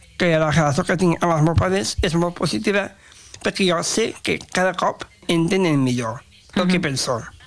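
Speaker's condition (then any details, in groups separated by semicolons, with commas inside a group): Down syndrome; present since early childhood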